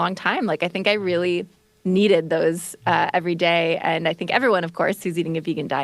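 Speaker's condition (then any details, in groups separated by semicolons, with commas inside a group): No condition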